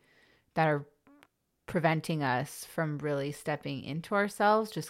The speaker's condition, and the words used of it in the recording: None; typical speech.